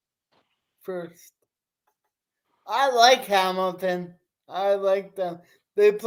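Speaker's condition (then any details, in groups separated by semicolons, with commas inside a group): Cerebral palsy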